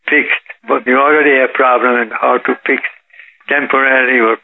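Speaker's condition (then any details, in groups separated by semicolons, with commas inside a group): Parkinson's disease; Parkinson's detected about 8 years ago, now 84, daily yoga practice and 3-mile walks credited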